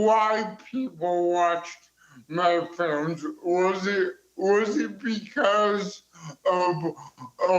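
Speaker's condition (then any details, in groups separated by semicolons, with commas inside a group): Cerebral palsy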